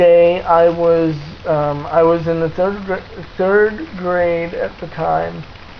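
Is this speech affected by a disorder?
Yes: cerebral palsy.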